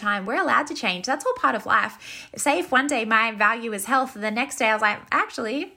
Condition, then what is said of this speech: No condition.